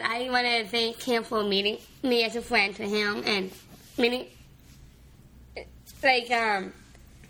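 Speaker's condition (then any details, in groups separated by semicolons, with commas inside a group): Down syndrome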